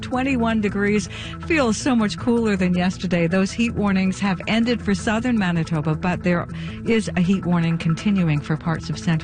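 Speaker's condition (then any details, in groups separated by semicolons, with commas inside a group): No condition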